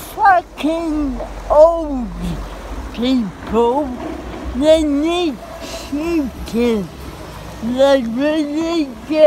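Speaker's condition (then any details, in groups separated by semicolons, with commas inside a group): Cerebral palsy; spastic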